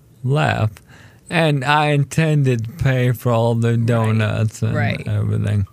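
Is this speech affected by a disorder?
Yes: ALS; diagnosed almost 4 years ago.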